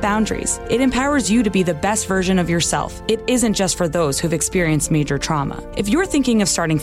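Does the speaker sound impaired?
No.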